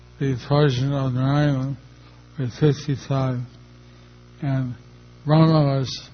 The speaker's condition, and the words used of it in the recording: Stroke. So I had a stroke a little over a year ago, so it's not so easy for me to speak.